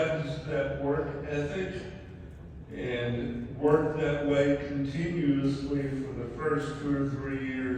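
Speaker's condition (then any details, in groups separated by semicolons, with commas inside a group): ALS; mainly right side and both legs; about two years since diagnosis, right hand nearly useless, left weakening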